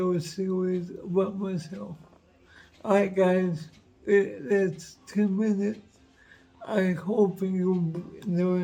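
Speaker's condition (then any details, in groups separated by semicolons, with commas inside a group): Cerebral palsy; affects whole body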